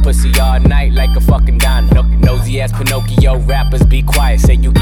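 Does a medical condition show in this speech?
No.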